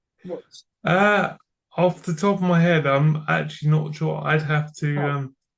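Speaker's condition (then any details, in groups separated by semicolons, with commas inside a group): Cerebral palsy; from birth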